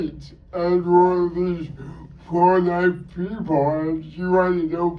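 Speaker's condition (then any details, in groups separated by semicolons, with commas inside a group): Cerebral palsy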